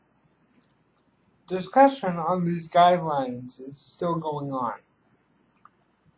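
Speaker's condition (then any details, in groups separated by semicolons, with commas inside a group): Cerebral palsy; reliable voice, uses voice control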